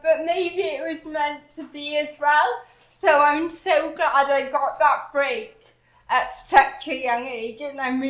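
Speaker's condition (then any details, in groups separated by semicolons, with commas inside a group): Cerebral palsy; affects walking, talking, movement; talks differently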